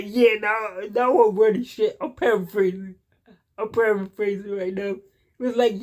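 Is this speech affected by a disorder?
Yes: cerebral palsy; cannot walk, uses wheelchair.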